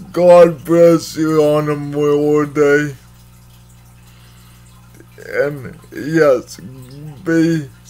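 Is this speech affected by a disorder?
Yes: cerebral palsy.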